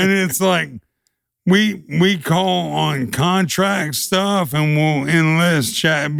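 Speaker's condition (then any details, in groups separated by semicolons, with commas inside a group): ALS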